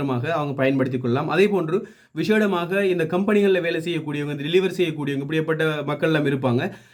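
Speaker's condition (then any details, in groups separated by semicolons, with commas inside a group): No condition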